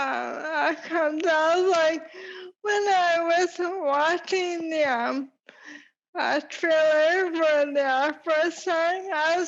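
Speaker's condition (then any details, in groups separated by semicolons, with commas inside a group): ALS; about 8 years since diagnosis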